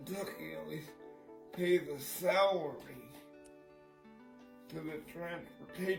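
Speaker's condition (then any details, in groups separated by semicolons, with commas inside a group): Cerebral palsy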